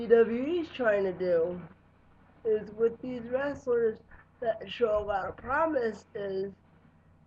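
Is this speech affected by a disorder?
Yes: cerebral palsy; lifelong, wheelchair user.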